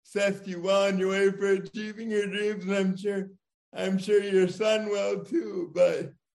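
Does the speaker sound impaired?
Yes: cerebral palsy; diagnosed as firstborn child.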